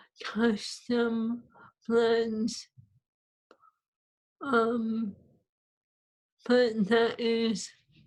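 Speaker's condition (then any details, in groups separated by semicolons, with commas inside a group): ALS; swallowing lost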